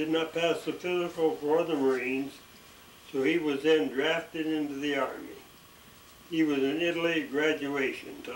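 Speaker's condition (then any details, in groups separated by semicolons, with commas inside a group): ALS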